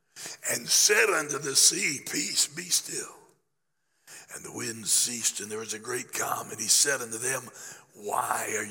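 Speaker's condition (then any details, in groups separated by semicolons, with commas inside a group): Laryngeal cancer after radiation; growth on voice box, treated with radiation and chemotherapy, voice box not removed; started preaching in a whisper, voice gaining strength, still affected, apologizes for listener discomfort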